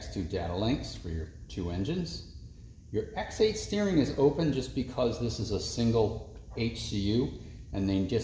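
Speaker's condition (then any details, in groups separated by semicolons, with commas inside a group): No condition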